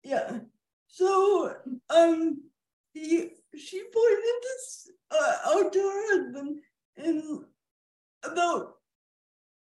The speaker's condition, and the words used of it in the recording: Cerebral palsy. We want to be able to understand you better.